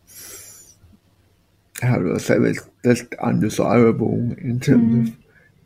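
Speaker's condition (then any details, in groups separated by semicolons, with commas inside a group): Spastic quadriplegic cerebral palsy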